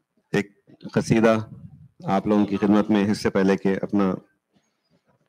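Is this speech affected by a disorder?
No.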